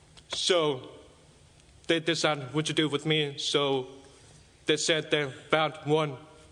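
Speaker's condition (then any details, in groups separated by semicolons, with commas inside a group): Deafness; speaks, understood by most people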